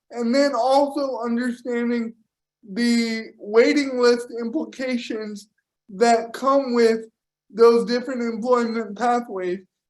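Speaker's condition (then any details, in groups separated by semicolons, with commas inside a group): Cerebral palsy; power wheelchair; receives therapy services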